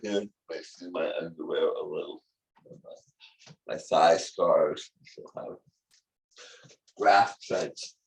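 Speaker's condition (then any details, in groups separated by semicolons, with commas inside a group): Tongue cancer surgery; still recovering from tongue surgery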